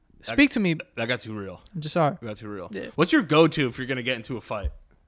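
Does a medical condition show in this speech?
No.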